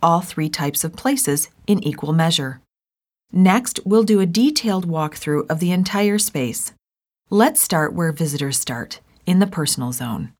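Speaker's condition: No condition

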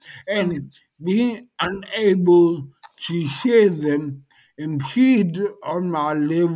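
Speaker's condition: Dysarthria post-stroke; speech highly affected, lost most mobility, vision and hearing also affected; years post-stroke, slowly improving, speaking, eating, walking, one-handed wheelchair, speech therapy with Bethany Wilson; initially unable to communicate by text or voice, often not understood, now more understandable

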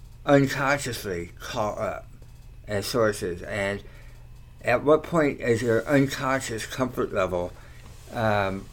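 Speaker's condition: Tongue cancer surgery; slight slur, talks okay

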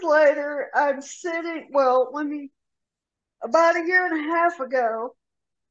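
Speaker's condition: Cerebral palsy; walking while pushing grocery cart

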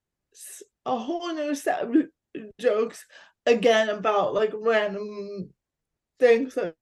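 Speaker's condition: Cerebral palsy; physical disability

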